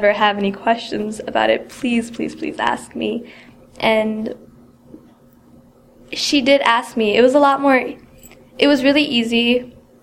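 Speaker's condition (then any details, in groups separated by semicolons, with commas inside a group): No condition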